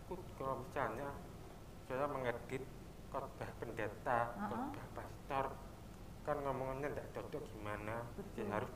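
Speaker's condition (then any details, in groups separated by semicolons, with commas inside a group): Deafness; asks others to relay sounds and speech, communicates easily with deaf wife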